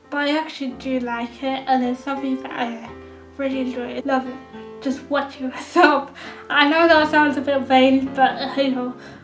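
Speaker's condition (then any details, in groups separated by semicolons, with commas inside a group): Cerebral palsy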